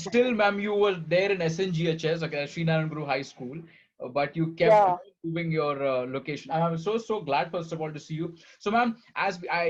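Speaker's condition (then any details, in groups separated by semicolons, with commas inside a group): No condition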